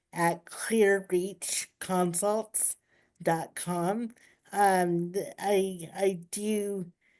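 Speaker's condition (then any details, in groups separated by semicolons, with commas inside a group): Cerebral palsy; uses power wheelchair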